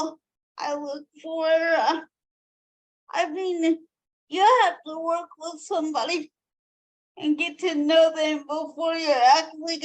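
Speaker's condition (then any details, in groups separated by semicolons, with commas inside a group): Cerebral palsy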